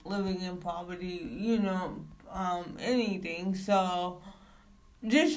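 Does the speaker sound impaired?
Yes: cerebral palsy; no wheelchair use.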